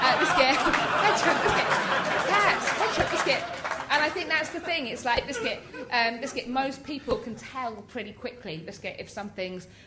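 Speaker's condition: Tourette's; tics since about age six, believed inherited neurological condition, mild in childhood, intensified in early twenties, rude tics; tics more noticeable than in childhood, fluctuating, frequent vocal tics throughout conversation; involuntary swearing, random words like 'hedgehog', 'geronimo', 'salad' mid-sentence

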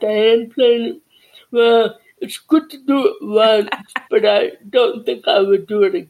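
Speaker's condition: Cerebral palsy and deafness

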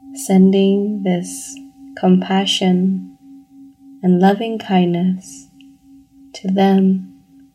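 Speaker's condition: No condition

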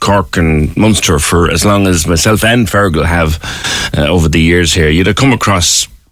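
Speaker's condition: No condition

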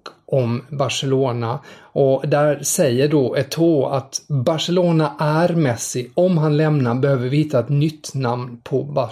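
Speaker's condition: No condition

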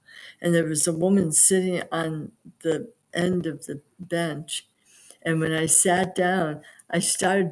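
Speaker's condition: Aphasia; aphasia after stroke at age 52

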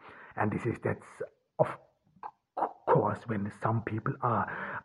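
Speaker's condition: Stuttering; cause unknown, only one in family who stutters, german mother tongue, born in austria; possibly part of why hard to be listened to at university; blocks

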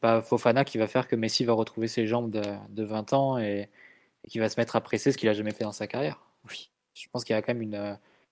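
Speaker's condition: No condition

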